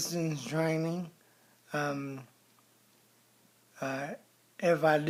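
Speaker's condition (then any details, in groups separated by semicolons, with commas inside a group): ALS, bulbar onset; onset slurred speech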